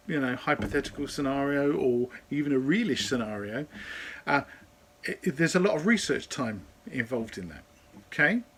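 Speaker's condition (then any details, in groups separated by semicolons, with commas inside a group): No condition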